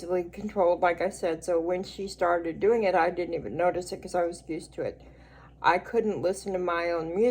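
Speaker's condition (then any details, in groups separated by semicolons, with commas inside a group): Cerebral palsy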